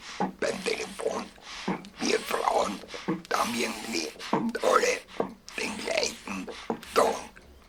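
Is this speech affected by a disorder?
Yes: laryngectomy; larynx removed by operation, learned to speak with a Logopädin from about 4 weeks after; speaks with air brought back up, counts aloud, has spoken with a microphone in the Rathaus; original laryngeal voice lost, oesophageal voice by bringing air back up.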